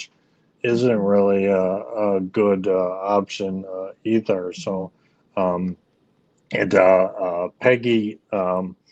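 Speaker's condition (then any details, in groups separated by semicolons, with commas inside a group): ALS; leg onset, later arm weakness; speech issues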